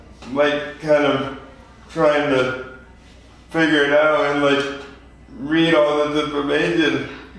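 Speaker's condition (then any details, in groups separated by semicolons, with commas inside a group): Spastic quadriplegia cerebral palsy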